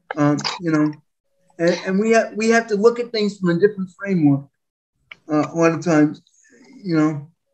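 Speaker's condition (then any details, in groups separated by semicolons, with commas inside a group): Spastic quadriplegic cerebral palsy; speaks clearly, easily understood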